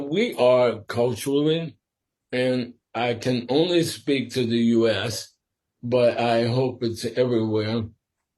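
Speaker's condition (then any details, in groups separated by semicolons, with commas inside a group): Sporadic ALS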